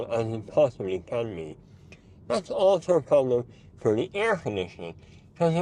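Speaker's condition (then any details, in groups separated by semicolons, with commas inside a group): Mouth cancer; speech changed by cancer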